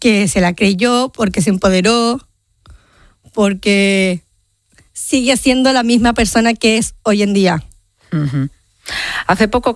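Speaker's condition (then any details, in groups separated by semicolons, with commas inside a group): Down syndrome; genetic condition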